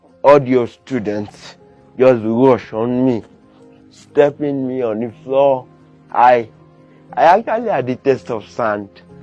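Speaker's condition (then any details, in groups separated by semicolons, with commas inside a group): Cerebral palsy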